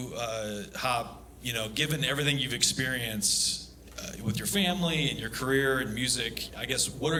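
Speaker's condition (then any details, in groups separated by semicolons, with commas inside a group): No condition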